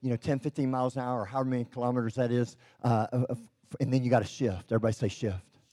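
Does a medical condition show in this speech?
Yes: cleft lip and palate; congenital, present from birth; expected never to be able to speak.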